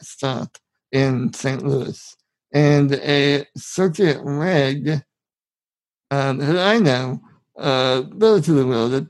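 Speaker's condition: Spinal muscular atrophy, severe; accessible van GoFundMe started by Veronica Brill

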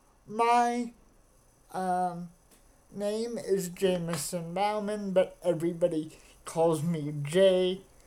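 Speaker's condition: Cerebral palsy; described as pediatric stroke, caused by premature birth at 27 weeks, unable to walk, wheelchair user

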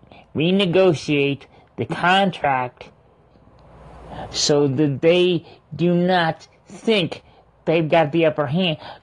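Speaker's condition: Cerebral palsy; legal blindness

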